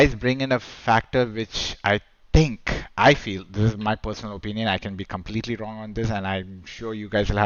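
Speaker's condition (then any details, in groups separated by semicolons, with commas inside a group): No condition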